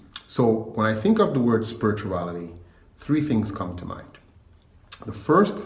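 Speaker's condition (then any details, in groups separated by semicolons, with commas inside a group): No condition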